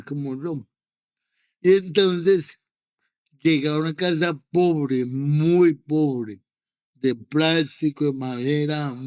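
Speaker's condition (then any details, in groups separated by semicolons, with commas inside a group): Cerebral palsy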